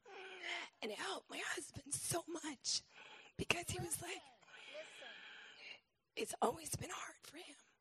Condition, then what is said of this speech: Throat cancer. So she still is breathing through that right there in her throat.